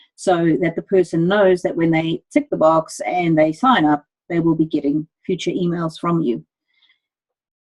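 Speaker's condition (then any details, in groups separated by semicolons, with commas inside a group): No condition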